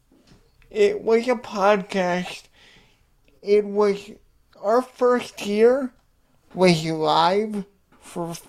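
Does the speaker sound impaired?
Yes: cerebral palsy; worries about stuttering when recording.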